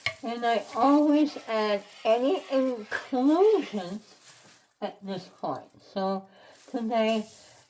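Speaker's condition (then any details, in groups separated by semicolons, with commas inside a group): Head and neck cancer; gum and mouth tumor, free flap, neck dissection, tracheostomy; small mouth opening, swallowing difficulty, later regained dry swallow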